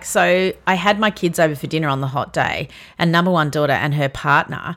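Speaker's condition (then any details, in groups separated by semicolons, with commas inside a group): No condition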